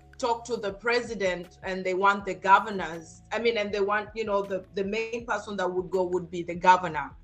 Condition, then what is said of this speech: None; typical speech.